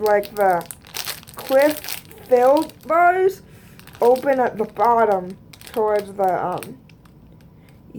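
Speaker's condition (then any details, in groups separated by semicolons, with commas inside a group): Cerebral palsy; both hands affected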